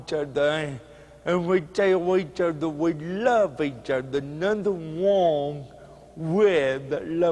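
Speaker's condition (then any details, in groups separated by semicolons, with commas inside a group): Cerebral palsy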